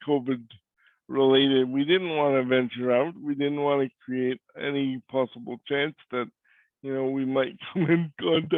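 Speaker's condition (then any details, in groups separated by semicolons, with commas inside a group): Cerebral palsy; voice is different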